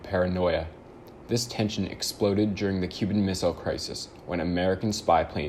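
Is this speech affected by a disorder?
No.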